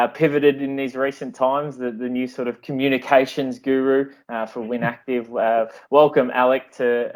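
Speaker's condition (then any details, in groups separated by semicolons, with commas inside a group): No condition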